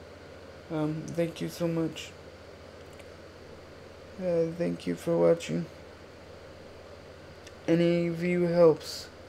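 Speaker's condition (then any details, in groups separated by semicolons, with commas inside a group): Cerebral palsy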